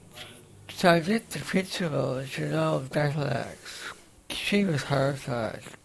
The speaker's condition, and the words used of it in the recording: Muscular dystrophy. The wheezing noise that you hear is the pump on the respirator.